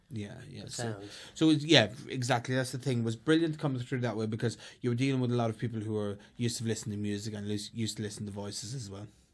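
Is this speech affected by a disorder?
No.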